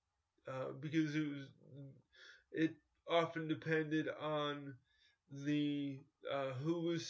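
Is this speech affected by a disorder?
Yes: cerebral palsy; ongoing physical therapy, personal training.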